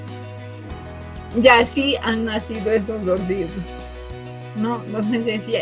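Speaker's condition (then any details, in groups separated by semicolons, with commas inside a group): Cerebral palsy from birth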